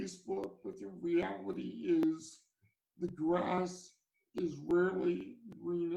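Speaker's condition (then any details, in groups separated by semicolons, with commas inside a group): Cerebral palsy; from birth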